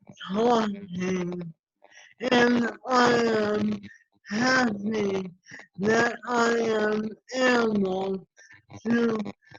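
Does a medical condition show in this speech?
Yes: ALS.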